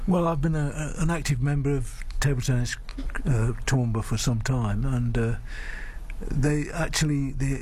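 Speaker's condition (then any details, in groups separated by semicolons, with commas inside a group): Parkinson's disease; diagnosed by specialist, senior age, past knee replacement; plays modified table tennis with shuffling footwork, regular exercise to maintain function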